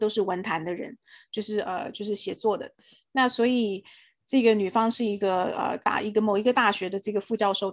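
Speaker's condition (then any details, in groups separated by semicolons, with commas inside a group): No condition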